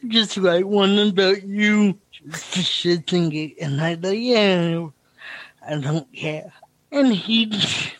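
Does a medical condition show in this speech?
Yes: cerebral palsy; noticeable speech impediment, consistent predictable speaking rate, says he is picking up host's stammer.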